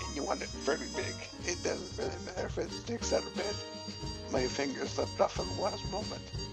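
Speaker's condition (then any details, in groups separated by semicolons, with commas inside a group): Cerebellar ataxia from brain tumour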